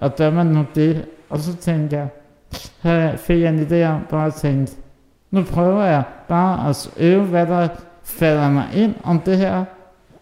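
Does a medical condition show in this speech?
Yes: muscular dystrophy (muskelsvind); hereditary.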